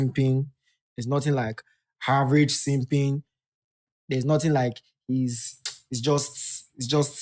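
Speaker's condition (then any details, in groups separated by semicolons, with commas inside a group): No condition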